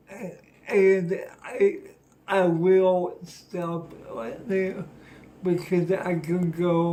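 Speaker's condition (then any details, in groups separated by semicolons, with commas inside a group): Cerebral palsy; uses wheelchair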